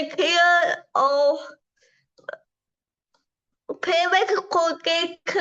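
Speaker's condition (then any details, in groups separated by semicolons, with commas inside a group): Cerebral palsy; from birth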